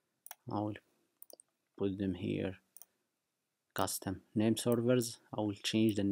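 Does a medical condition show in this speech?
No.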